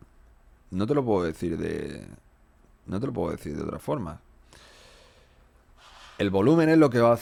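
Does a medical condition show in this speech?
No.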